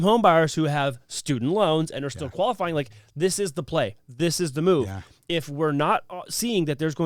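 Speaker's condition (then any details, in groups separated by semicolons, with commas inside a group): No condition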